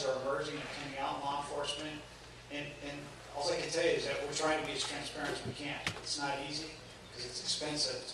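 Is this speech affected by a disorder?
No.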